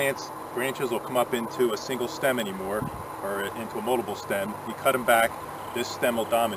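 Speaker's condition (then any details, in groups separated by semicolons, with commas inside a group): No condition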